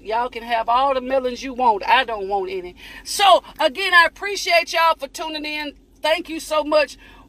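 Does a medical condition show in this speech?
No.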